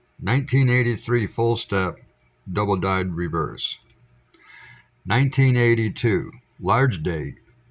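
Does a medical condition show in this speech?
No.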